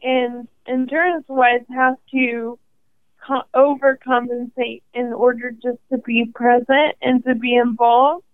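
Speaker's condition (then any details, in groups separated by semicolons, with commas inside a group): ALS; sees speech and respiratory therapists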